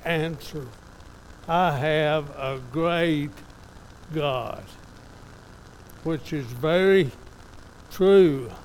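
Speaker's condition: ALS; somewhat affected, evident today

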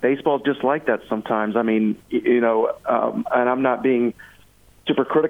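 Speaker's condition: No condition

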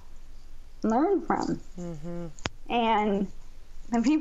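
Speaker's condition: ALS; ALS over 15 years since diagnosis, weak diaphragm, feeding tube placed about 5 years ago; does much independently, only vitamins and one ALS medicine, 6-monthly PT, speech, neurology; used amplifier much of the time to be heard

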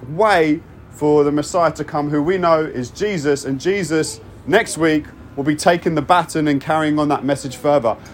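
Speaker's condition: No condition

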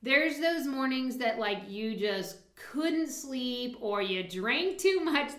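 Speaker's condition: No condition

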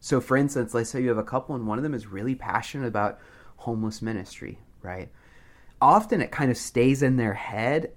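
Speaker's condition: No condition

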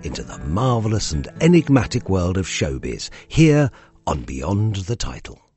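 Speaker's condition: No condition

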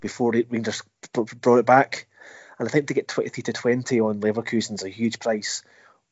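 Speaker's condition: No condition

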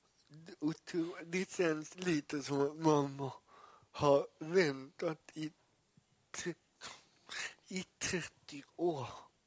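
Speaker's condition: Cerebral palsy; legs move involuntarily

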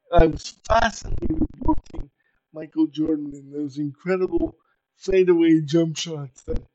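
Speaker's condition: Cerebral palsy; very little fine motor skill

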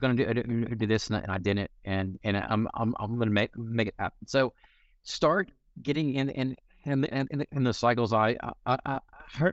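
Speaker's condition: Stuttering; stutters in conversation, disfluencies may sound like audio buffering; repeated sounds, repeated words

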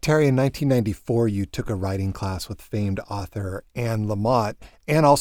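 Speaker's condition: No condition

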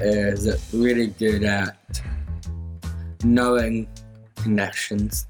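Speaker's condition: Down syndrome; also autism

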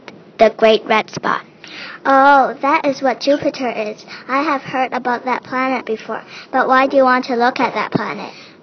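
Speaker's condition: No condition

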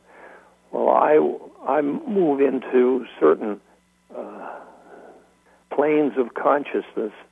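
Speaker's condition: Expressive aphasia; caused by stroke, partial paralysis; keeps silence in lectures, no longer explains it, announces aphasia to audience

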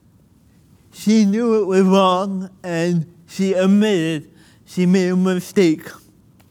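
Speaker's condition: Cerebral palsy; childhood physical

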